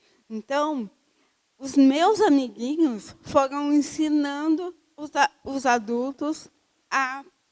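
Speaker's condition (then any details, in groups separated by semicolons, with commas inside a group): Cerebral palsy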